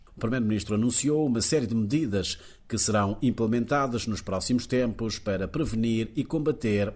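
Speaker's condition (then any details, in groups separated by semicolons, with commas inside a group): No condition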